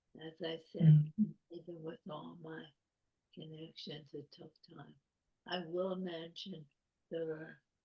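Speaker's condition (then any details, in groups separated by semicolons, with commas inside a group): ALS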